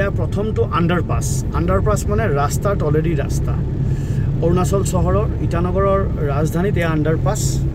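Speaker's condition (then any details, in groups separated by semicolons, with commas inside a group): No condition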